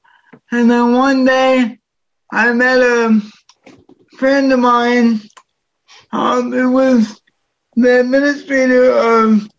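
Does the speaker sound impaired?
Yes: cerebral palsy; diagnosed age 2, intervention at Danville Child Development Center, Apple 2gs computer, full-time aide at school.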